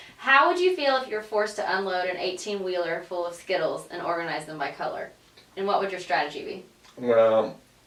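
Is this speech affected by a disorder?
No.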